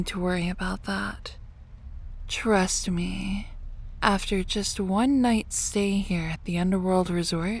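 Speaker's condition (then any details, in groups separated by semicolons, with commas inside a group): No condition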